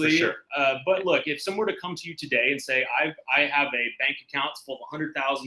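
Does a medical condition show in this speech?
No.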